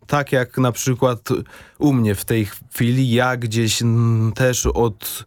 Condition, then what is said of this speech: Stuttering. Tak jak na przykład u mnie w tej chwili, ja gdzieś też odczuwam pewien poziom strachu i pewien poziom napięcia, ale tak czy inaczej podjąłem decyzję, że tutaj przychodzę.